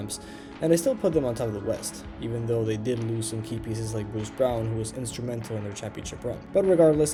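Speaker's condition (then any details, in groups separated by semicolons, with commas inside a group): No condition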